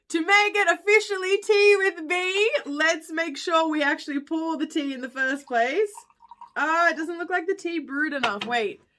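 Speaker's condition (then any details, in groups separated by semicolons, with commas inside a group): No condition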